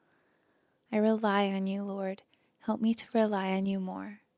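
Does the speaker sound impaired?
No.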